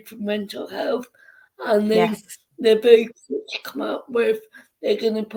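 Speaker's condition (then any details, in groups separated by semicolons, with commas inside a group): Cerebral palsy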